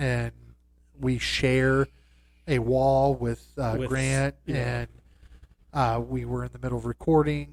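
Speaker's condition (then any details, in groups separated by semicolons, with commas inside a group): No condition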